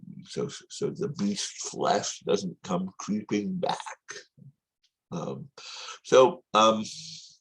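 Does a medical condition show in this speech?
Yes: tongue cancer surgery.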